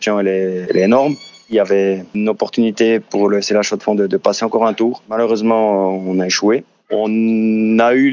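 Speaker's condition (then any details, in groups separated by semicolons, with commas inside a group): No condition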